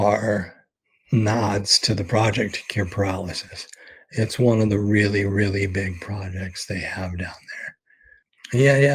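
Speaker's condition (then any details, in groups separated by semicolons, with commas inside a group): ALS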